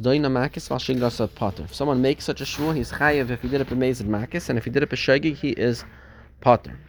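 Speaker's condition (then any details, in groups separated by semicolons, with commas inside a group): No condition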